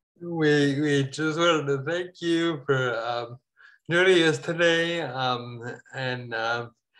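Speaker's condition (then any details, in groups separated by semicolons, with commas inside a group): Ataxia; falls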